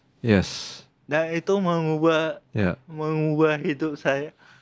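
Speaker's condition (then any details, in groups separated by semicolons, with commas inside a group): Cerebral palsy; from birth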